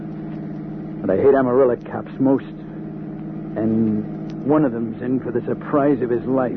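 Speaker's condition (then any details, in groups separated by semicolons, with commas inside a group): No condition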